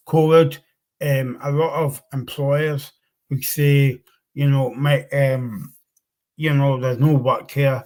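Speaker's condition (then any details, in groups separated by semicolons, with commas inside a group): Cerebral palsy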